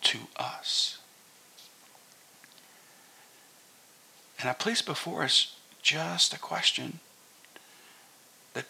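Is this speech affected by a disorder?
No.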